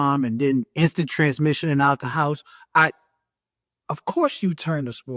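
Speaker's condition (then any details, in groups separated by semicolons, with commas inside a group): No condition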